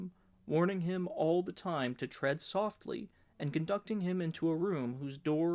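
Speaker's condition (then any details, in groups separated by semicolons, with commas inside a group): No condition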